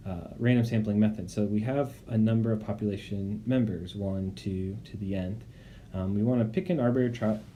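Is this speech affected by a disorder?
No.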